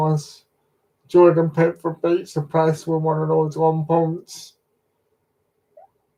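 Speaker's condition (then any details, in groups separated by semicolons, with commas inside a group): Cerebral palsy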